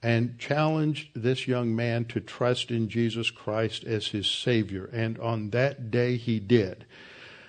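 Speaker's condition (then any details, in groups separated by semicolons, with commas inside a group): No condition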